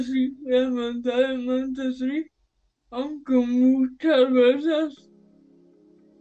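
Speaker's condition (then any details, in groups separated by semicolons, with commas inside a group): Severe brain injury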